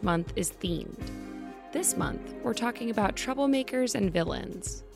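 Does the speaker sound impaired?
No.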